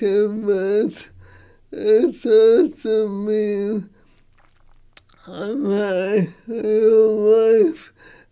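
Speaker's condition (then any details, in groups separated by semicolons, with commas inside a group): ALS; treated at Mayo Clinic in Rochester, stem cell research program, progression possibly slowed; talking more difficult, facial muscles weaker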